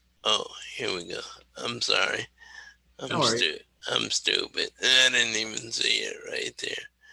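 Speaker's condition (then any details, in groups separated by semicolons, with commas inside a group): Cerebral palsy; wheelchair user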